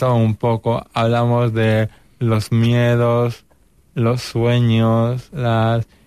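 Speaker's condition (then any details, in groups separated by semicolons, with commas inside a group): Cerebral palsy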